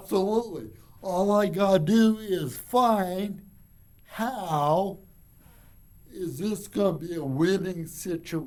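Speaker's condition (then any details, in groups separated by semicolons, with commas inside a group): Cerebral palsy; from birth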